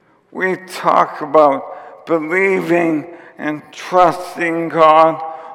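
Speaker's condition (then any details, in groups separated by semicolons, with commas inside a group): ALS; onset with tiredness and clumsiness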